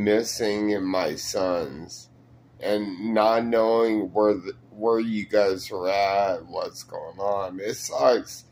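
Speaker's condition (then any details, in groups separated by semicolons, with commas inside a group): Multiple sclerosis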